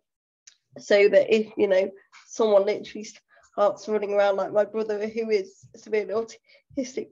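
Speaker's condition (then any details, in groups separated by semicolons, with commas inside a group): Cerebral palsy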